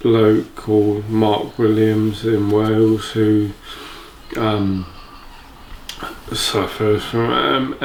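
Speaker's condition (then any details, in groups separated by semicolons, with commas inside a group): Motor neurone disease; speech deteriorated since diagnosis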